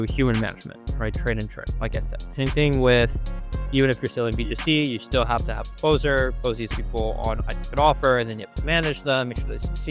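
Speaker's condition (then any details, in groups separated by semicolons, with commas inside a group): No condition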